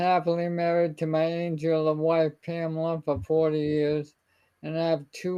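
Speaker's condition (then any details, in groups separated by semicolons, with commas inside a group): ALS; limb onset sporadic form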